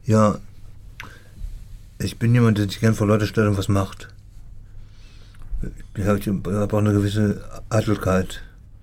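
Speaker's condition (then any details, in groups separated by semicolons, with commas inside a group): Parkinson's disease; 90 percent disability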